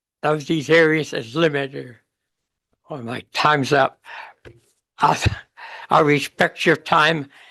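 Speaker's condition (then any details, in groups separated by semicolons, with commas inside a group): Brain injury; anoxic injury, stroke, later traumatic brain injury; qualifies for in-home care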